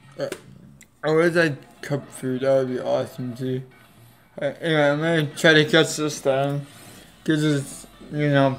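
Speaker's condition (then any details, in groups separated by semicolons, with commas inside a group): Cerebral palsy; affects legs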